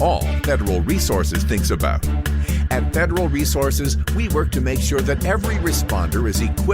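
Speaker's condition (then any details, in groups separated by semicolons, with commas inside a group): No condition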